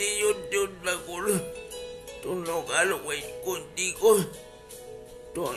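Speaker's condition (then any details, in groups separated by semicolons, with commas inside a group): Cerebral palsy; uses wheelchair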